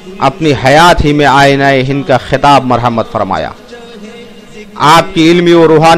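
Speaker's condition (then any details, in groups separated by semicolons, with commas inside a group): No condition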